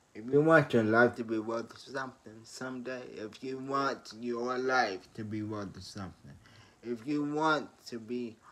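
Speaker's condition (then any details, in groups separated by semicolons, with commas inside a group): Traumatic brain injury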